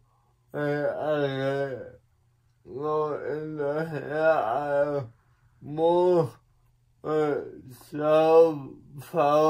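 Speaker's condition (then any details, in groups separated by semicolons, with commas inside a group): Cerebral palsy; atypical speech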